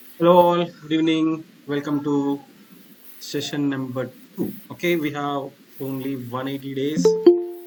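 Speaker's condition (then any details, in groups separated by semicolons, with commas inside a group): No condition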